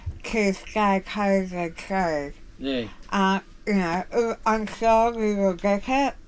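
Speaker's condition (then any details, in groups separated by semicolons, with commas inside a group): Jaw cancer surgery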